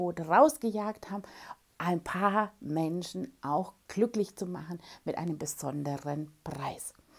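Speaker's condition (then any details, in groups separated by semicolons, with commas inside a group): No condition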